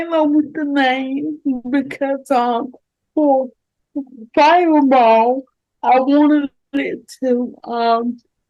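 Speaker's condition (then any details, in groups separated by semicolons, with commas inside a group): Cerebral palsy; speech most affected area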